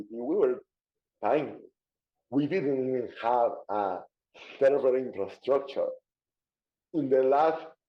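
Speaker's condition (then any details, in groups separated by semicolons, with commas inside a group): Cerebral palsy; diagnosed in childhood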